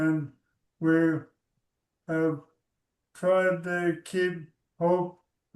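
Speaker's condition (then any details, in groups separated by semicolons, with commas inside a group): ALS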